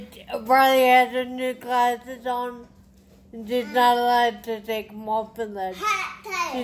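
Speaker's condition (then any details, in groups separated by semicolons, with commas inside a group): Traumatic brain injury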